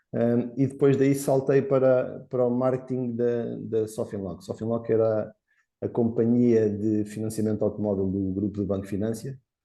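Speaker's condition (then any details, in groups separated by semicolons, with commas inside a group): No condition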